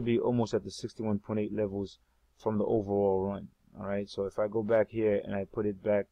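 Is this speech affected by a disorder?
No.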